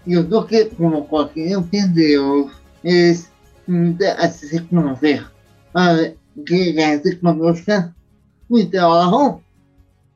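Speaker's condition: Cerebral palsy; near death as newborn

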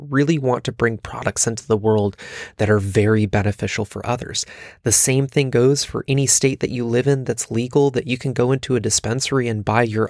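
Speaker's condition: No condition

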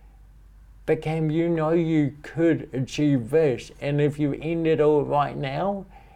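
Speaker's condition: Cerebral palsy; talks funny

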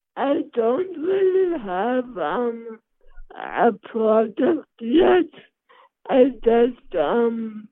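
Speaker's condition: Mobius syndrome; congenital, present from birth, affects face and limbs, wheelchair user all life, not progressive; affected speech, hard to understand, speech unchanged over time

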